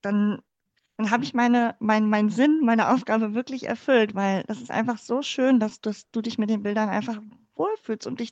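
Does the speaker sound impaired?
Yes: cleft palate; congenital, born in former GDR.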